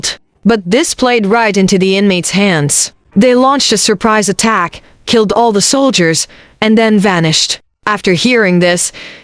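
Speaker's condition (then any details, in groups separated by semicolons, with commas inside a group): No condition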